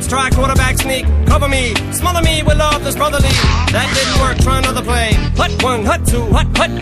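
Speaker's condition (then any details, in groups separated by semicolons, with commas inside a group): No condition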